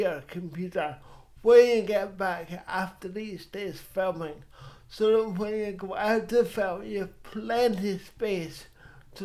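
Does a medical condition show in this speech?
Yes: cerebral palsy.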